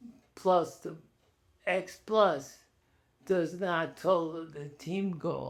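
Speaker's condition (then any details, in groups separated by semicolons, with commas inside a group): ALS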